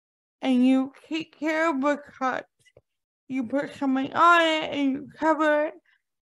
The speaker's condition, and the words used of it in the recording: Cerebral palsy. Because I have mocked and made fun of for years because of the way I speak.